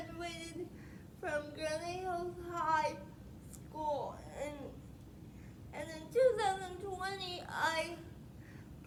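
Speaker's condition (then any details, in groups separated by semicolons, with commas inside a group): Spastic quadriplegic cerebral palsy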